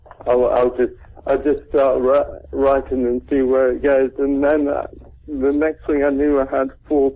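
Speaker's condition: Cerebral palsy; present from birth

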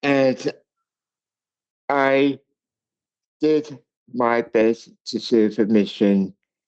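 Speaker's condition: Cerebral palsy; speech impairment

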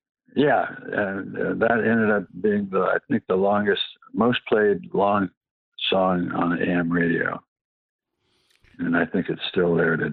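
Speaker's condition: Parkinson's; past cancer

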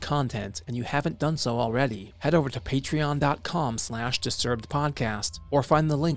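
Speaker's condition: No condition

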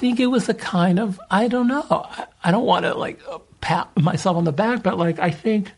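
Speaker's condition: Stutter; stutter since childhood, severe in childhood; remnants of stutter remain; really couldn't talk as a kid, residual stutter now; repeated words, prolonged sounds

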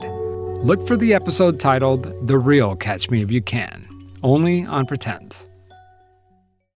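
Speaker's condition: No condition

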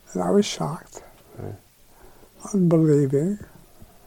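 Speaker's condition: ALS; ALS diagnosed by specialist neurologist, breathlessness near Charles River Boston, walking problems

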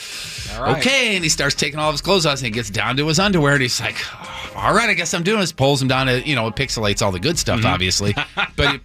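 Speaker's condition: No condition

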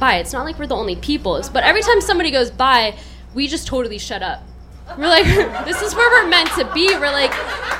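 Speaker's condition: No condition

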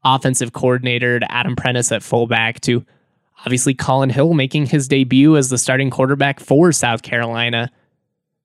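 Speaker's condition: No condition

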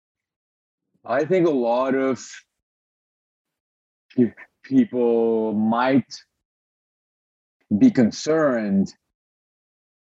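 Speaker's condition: Stutter; stutter since birth in Lebanon, speaking disability, breathing technique partly controls it, Toastmasters practice; stutters openly during interview, experienced public speaker; audible stutter, pauses may sound like internet lag; blocks

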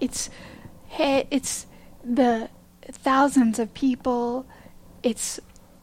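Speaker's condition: Aphasia after stroke; aphasia caused by stroke; member of Stroke Comeback Center, Vienna, Virginia

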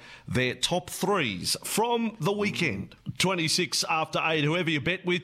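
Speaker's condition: No condition

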